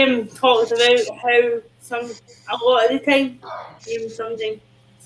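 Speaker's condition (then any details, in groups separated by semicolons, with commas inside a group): Cerebral palsy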